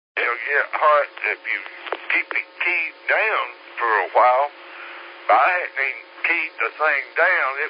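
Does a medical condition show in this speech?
Yes: slurred speech; stroke 3 years ago.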